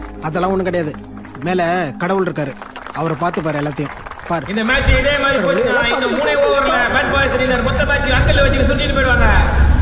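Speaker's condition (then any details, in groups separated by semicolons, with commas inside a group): No condition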